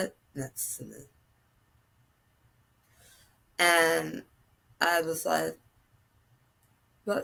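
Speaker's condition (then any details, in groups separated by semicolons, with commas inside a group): Tongue cancer with glossectomy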